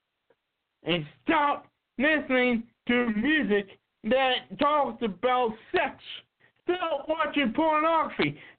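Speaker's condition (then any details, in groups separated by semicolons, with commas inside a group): Cerebral palsy; cannot be hidden when acting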